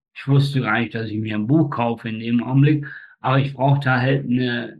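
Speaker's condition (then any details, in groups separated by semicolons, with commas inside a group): Spastic tetraparesis; birth accident, umbilical cord strangulation, brain oxygen lack up to 15 minutes, all four limbs; slightly hoarse from many speeches, runs half marathons, head twisting only in past; facial paralysis, speech control difficulties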